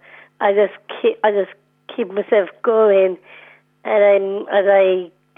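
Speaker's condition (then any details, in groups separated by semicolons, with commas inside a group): Down syndrome; 29 years old; speaking by telephone on radio, first radio interview; sounds happy and bubbly per host, mostly short answers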